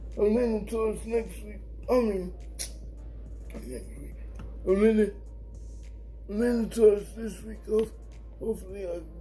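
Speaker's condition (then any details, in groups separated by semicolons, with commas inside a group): Cerebral palsy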